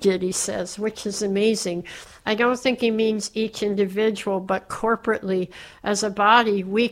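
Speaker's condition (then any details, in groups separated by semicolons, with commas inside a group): Cleft palate; speech impediment while growing up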